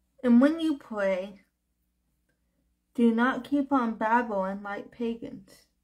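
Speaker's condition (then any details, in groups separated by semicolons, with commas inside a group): Cerebral palsy; quadriplegic, all four limbs, brain hemorrhage as premature newborn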